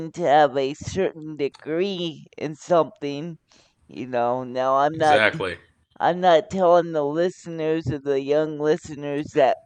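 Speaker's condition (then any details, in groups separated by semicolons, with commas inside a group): Cerebral palsy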